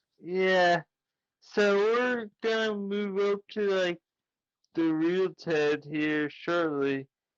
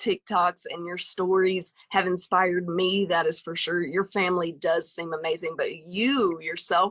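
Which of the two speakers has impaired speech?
The first: traumatic brain injury; ongoing therapy.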